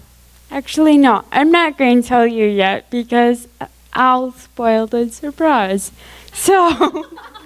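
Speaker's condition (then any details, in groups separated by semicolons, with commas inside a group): Cerebral palsy; from birth, intellectual disability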